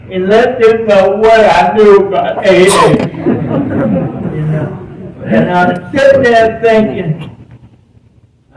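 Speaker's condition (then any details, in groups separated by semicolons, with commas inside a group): Cerebral palsy; present from birth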